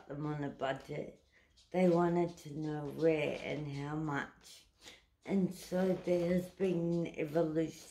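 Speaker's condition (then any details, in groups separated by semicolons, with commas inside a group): Cerebral palsy; uses wheelchair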